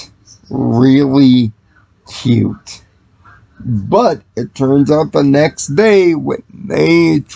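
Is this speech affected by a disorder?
Yes: cerebral palsy.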